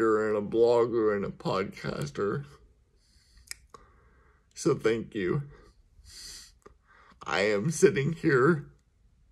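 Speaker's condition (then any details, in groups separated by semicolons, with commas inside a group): Cerebral palsy; speaks slower at times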